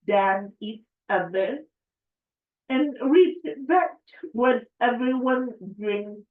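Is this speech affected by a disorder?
Yes: cerebral palsy; affects speech.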